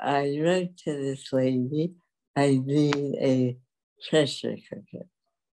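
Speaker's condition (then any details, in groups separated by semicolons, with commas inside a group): Dystonia; affects walking and speech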